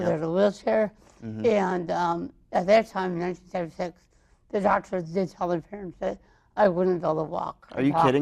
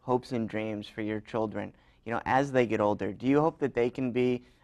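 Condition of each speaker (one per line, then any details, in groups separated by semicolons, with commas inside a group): Cerebral palsy; birth complications; mild; speech sounds atypical, had early speech therapy
No condition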